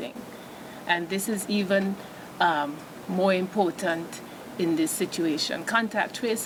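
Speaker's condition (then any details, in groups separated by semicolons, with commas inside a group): No condition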